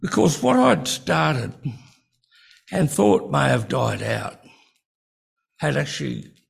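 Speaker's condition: Breathing-related speech difficulty

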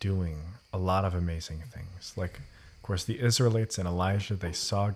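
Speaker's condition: No condition

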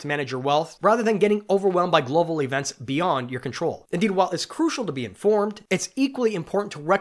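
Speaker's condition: No condition

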